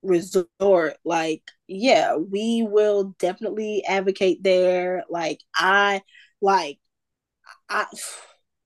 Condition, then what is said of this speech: Stuttering. Shy, I was quiet, and I was always ashamed, because I, excuse me, because I stutter, right?